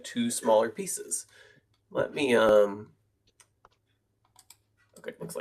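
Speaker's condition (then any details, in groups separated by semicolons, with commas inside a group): No condition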